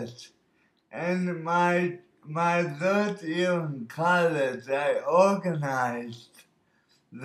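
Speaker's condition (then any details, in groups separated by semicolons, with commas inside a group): Birth oxygen deprivation brain injury; damaged speech and fine motor areas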